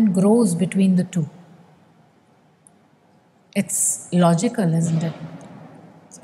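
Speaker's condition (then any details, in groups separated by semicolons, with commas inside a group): No condition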